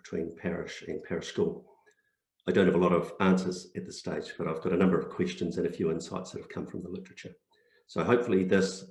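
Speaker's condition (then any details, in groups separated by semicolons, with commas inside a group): No condition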